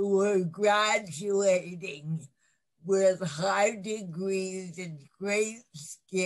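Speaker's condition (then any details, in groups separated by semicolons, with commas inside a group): Cerebral palsy; lifelong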